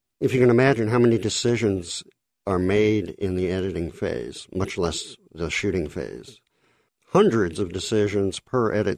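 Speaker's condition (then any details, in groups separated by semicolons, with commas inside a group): Cleft lip and palate; congenital cleft lip and palate, several unpleasant surgeries in childhood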